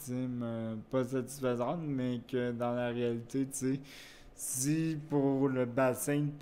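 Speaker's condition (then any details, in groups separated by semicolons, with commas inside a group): Cerebral palsy; wheelchair use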